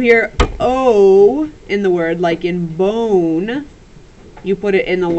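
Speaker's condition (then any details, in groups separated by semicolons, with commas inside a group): No condition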